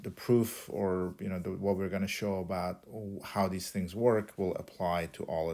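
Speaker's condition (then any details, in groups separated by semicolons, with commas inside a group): No condition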